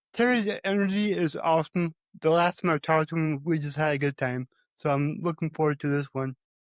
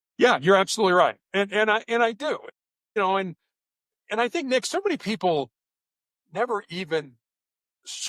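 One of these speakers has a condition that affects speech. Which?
The first: cerebral palsy; cerebral palsy from birth asphyxia, whole body including hands; improved with practice, much less stuttering.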